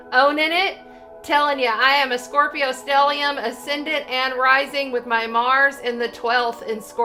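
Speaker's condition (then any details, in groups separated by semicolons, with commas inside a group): No condition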